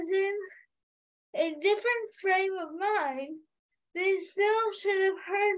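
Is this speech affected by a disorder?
Yes: cerebral palsy with quadriplegia; quadriplegia, cannot move independently; many specialists needed.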